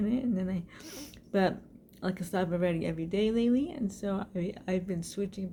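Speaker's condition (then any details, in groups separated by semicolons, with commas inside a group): Cerebral palsy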